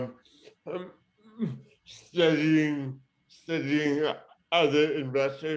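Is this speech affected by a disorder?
Yes: cerebral palsy; present from birth.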